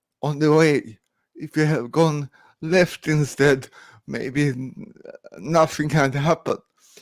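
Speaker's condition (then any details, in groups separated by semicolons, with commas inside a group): Cerebral palsy, severe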